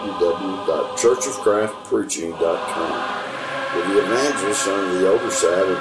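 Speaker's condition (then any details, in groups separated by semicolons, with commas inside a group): No condition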